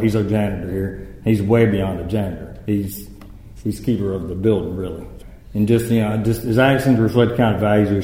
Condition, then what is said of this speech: No condition.